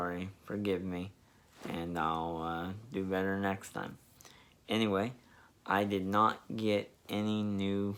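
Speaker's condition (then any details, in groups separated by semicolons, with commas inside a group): Spastic diplegia cerebral palsy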